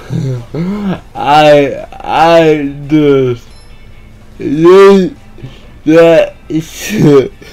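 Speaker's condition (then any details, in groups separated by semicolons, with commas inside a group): Cerebral palsy; atypical speech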